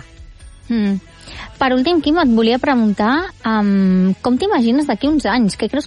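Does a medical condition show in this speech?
No.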